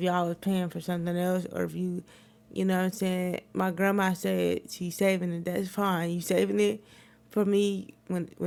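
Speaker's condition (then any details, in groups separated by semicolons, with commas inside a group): Cerebral palsy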